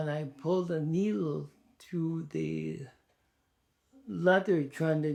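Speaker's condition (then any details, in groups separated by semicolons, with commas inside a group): ALS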